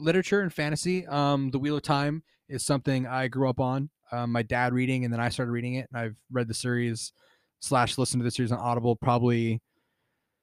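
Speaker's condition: No condition

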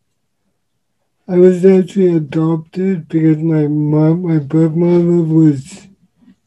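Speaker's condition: Cerebral palsy; present from birth

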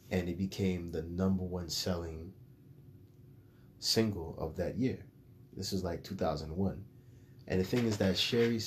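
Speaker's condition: No condition

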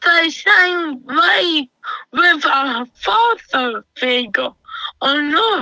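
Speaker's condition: Cerebral palsy; doctor told mother of diagnosis

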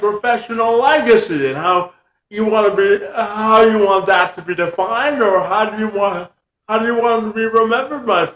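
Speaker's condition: Spastic quadriplegia cerebral palsy

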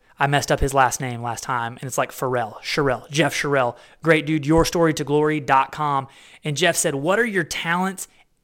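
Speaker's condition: No condition

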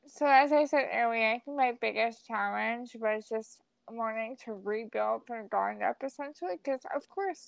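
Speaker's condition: Cerebral palsy; lifelong, wheelchair user, able to stand only with someone supporting weight

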